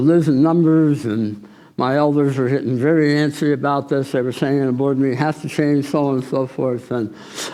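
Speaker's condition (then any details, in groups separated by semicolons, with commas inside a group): Tongue cancer surgery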